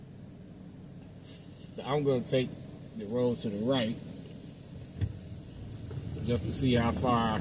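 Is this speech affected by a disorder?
No.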